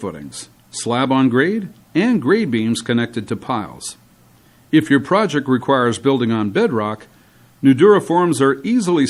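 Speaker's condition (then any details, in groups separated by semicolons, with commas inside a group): No condition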